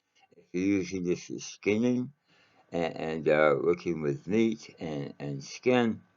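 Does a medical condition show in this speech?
Yes: mouth cancer.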